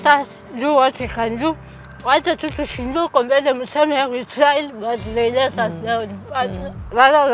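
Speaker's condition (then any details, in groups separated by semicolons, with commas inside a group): Cerebral palsy; affects movement and muscle coordination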